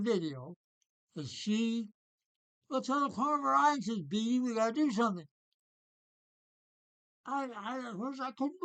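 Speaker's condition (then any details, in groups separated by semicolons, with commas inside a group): Parkinson's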